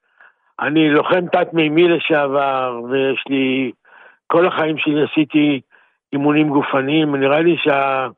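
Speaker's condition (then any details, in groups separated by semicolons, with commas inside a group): Parkinson's disease; Parkinson's diagnosed about 3 or more years ago, neurologist prof. Giladi, Ichilov; hand tremor, freezing in legs, cannot walk long distances, personal fitness trainer twice weekly, daily stair climbing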